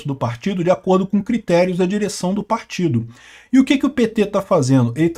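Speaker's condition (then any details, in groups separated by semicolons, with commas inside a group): No condition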